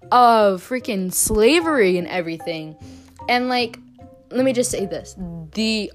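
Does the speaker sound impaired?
No.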